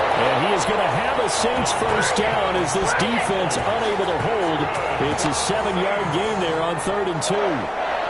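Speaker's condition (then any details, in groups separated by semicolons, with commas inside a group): No condition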